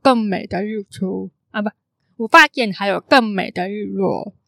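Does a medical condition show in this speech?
Yes: congenital hearing impairment, congenital cochlear underdevelopment; intonation slightly different from typical speakers, can sound sing-song.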